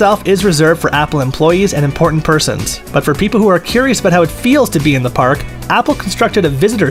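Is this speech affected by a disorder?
No.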